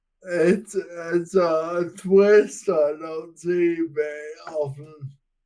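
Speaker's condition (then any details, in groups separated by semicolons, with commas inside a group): Friedreich's ataxia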